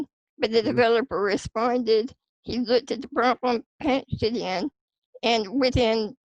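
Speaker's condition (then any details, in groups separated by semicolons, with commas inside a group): Spinal muscular atrophy; type 2, since childhood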